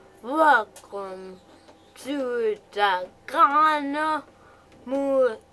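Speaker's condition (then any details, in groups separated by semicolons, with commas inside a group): Cerebral palsy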